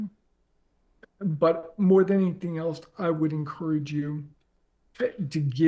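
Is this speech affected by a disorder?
Yes: ALS; progressive, onset leg.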